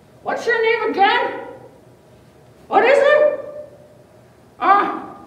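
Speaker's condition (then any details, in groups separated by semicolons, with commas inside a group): No condition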